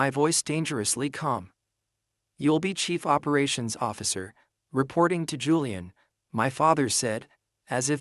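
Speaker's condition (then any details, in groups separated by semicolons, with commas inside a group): No condition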